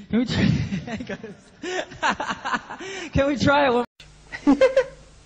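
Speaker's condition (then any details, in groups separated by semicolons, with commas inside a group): No condition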